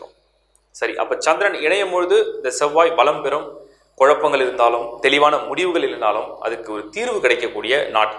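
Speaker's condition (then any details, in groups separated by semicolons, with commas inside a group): No condition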